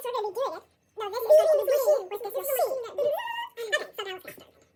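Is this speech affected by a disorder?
No.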